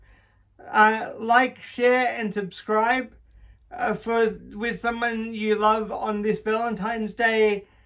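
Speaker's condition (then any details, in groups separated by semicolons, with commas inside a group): Cerebral palsy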